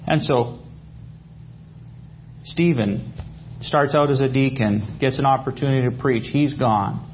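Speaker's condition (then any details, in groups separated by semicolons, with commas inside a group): No condition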